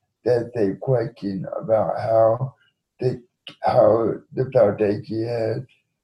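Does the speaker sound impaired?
Yes: cerebral palsy, quadriplegic.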